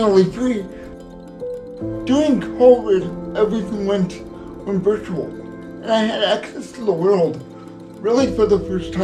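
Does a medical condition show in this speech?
Yes: cerebral palsy; uses wheelchair, assistive technology; age 27, weekly physical therapy.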